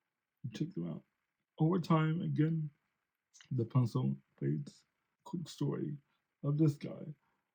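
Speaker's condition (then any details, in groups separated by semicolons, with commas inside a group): Cerebral palsy; since birth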